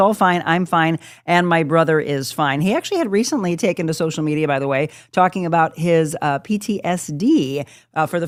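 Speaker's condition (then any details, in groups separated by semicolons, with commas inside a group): No condition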